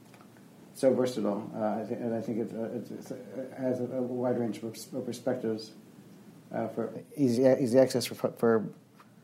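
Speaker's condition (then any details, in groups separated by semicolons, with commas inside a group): Young onset Parkinson's disease; many fillers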